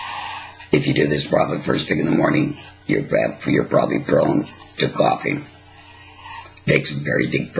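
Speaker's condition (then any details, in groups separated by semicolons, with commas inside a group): Laryngectomy; morning coughing, clears with deep breaths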